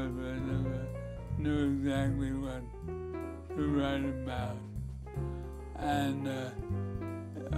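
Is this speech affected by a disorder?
Yes: Parkinson's disease; affects handwriting; symptoms five years before diagnosis, speech and physical therapy; throat muscles affect speech and swallowing, possibly deadpan delivery.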